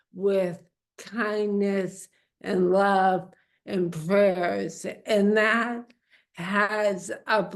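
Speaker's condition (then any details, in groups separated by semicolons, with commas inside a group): Amyotrophic lateral sclerosis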